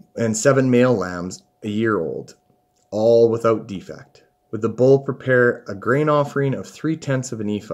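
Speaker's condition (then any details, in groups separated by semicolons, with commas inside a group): No condition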